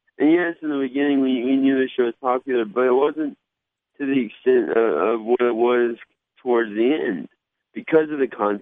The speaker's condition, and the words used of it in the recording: Cerebral palsy. I have somewhat of a slur, but not. It all depends on the day, and my left hand's partially paralyzed, but that's really about it.